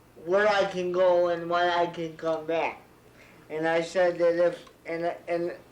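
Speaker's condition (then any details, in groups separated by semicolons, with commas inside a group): Cerebral palsy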